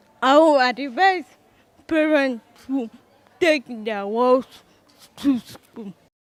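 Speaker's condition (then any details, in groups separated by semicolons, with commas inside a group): Cerebral palsy; diagnosed at age six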